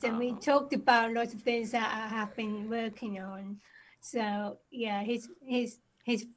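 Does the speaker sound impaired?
Yes: Down syndrome; from birth; speech developed well, helped by childhood voice work and speech work combined with movement in drama.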